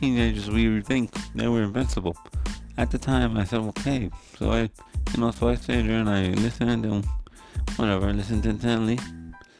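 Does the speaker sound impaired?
Yes: cerebral palsy; secondary scoliosis, spinal curvature affecting more with age, orthopedic doctor care in teens.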